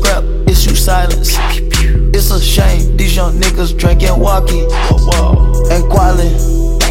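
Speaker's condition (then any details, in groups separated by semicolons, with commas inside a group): No condition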